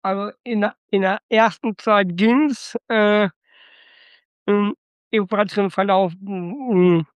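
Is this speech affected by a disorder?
Yes: Down syndrome (trisomy 21); noticed on ultrasound two days before caesarean birth, St. Vinzenz Krankenhaus Datteln, Frühförderstelle; 26 years old, some limitations.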